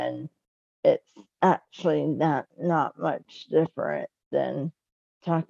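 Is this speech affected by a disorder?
Yes: cerebral palsy.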